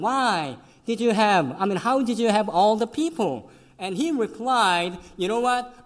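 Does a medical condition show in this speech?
Yes: cleft lip and palate; congenital, severe.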